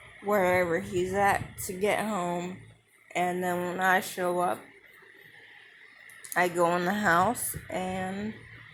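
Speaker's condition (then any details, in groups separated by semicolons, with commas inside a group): Cerebral palsy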